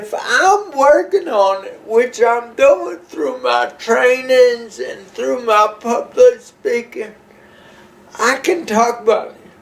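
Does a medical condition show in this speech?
Yes: cerebral palsy.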